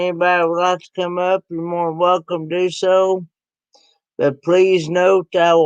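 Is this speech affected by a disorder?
Yes: cerebral palsy; present since birth.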